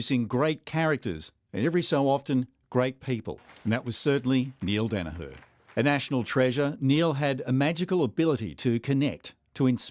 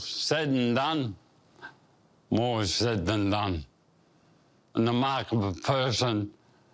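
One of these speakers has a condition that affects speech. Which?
The second: motor neurone disease; hand onset; 13 years since diagnosis, advanced; AI-assisted speech.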